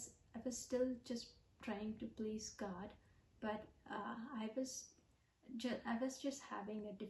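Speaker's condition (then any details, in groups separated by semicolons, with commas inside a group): No condition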